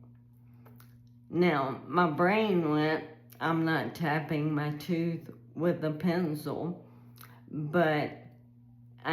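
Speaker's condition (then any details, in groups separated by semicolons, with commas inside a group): ALS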